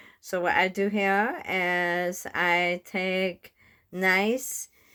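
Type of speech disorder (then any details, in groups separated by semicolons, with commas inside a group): Bulbar dysarthria; bulbar onset ALS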